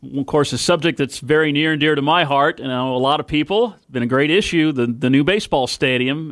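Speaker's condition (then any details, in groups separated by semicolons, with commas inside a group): No condition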